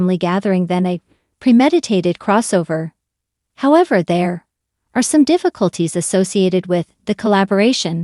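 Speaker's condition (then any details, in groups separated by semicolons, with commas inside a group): No condition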